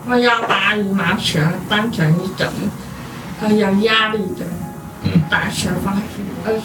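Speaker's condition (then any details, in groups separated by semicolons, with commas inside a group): Hearing impairment; pink hearing aids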